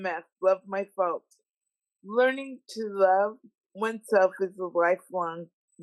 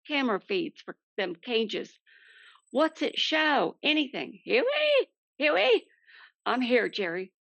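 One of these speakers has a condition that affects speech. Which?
The first: multiple sclerosis; affects walking and balance, uses walking stick; frequent falls.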